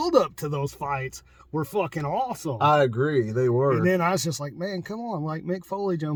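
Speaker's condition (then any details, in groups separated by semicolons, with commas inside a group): No condition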